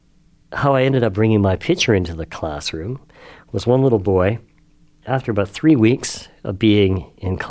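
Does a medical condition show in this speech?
Yes: cleft lip and palate; congenital, most severe case in British Columbia's history, childhood surgeries too many to count; does cartoon voices for part of living.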